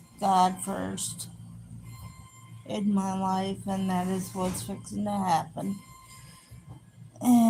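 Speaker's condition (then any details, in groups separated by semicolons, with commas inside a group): Cerebral palsy; head often turned sideways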